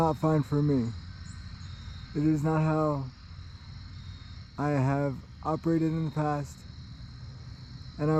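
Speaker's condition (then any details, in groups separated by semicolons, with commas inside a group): Cerebral palsy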